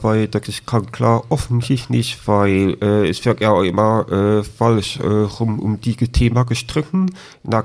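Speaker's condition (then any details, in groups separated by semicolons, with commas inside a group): Deafness with cochlear implant, congenital deafness; born deaf, cochlear implant surgery at 13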